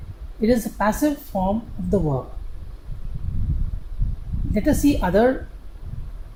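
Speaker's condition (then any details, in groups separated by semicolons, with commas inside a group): No condition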